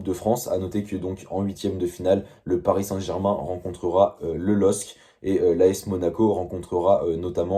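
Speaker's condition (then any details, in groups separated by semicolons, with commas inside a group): No condition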